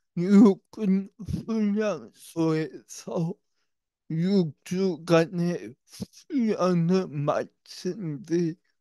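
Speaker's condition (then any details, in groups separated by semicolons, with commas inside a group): Brain lesion disability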